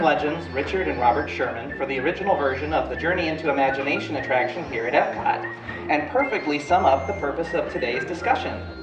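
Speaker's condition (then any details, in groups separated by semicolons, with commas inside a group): No condition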